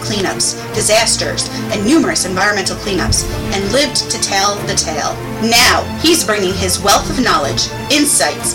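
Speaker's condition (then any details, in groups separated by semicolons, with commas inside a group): No condition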